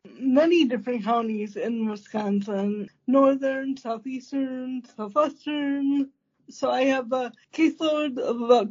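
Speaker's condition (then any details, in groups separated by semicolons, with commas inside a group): Cerebral palsy; uses standing power wheelchair for independent standing, replacing standing frame needing transfer by helper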